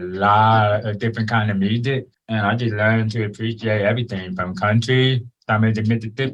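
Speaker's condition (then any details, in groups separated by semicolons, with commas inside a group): Born deaf; congenital deafness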